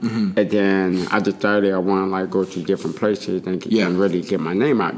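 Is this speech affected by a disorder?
Yes: hard of hearing; not deaf, hears but not much, owns hearing aid, listening hardest part of wrestling; hearing aid not worn, hears interviewer fine face to face.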